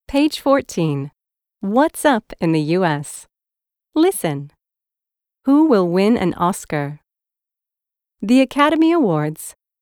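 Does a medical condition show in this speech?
No.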